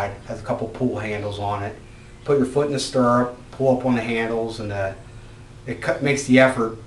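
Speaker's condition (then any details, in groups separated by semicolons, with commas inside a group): No condition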